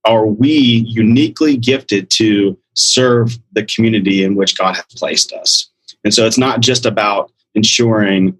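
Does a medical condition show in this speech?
No.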